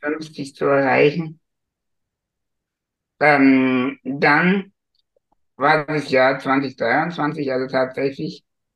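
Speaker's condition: Spinal muscular atrophy, severe; about 50 years old, ventilated at night in bed and partly by day, moves only mouth and two fingers two millimetres, controls technology by fingers

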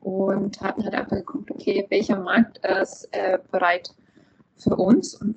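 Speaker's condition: No condition

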